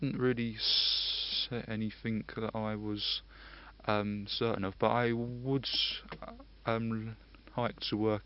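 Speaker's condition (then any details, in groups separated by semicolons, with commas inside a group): Stammer; family history: uncle stammered when younger, since cleared up; stammers sometimes with coworkers, sometimes fluent, varies much with circumstances, stress affects speech; repeated sounds, prolonged sounds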